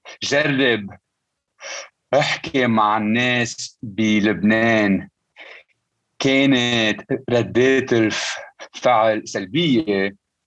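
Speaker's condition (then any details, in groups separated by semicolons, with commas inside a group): Stuttering; stutter noticeable, joking about it helps listeners understand why speech sounds that way; prolonged sounds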